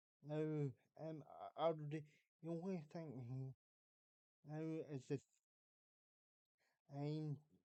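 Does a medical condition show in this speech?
Yes: cerebral palsy; unable to walk.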